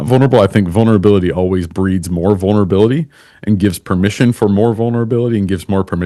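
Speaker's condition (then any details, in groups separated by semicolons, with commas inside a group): No condition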